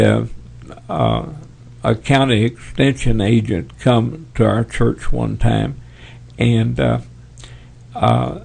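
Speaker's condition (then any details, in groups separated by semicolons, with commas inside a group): Parkinson's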